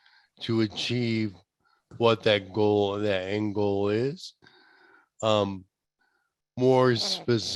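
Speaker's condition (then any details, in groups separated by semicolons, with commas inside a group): ALS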